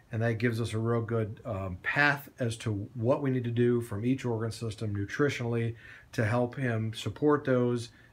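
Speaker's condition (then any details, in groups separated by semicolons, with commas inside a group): No condition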